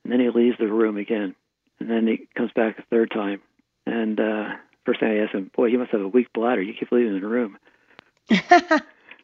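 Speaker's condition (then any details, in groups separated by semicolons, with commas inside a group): Parkinson's disease; on carbidopa levodopa, tremors gone, functioning almost normally, Requip and other dopamine agonists tried earlier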